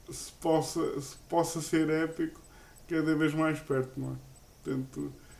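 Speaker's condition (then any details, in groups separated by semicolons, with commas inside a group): Cerebral palsy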